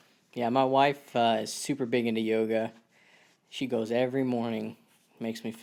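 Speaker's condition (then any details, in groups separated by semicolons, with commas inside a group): No condition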